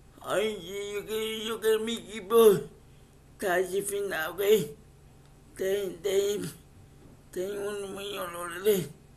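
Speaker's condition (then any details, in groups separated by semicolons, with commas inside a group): Cerebral palsy; wheelchair user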